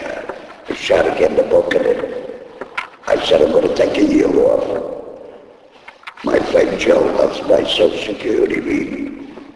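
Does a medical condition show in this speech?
Yes: laryngectomy; needs thumb to talk.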